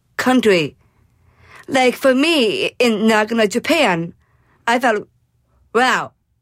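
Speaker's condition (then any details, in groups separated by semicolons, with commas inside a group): Down syndrome; described as speaking eloquently, speaks publicly on Special Olympics' behalf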